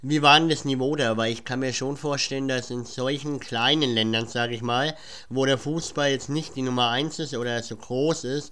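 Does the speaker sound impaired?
Yes: cleft palate; says cannot pronounce country name Guatemala because of cleft palate.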